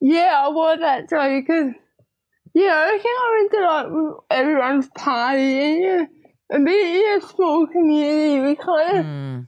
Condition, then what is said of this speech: Cerebral palsy. And obviously my speech is a bit odd.